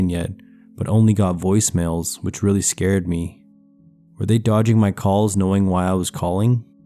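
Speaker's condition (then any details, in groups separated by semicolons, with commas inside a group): No condition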